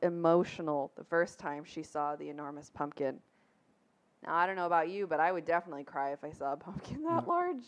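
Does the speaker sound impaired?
No.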